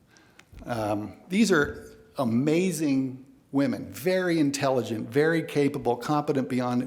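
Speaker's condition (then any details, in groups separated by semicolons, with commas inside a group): No condition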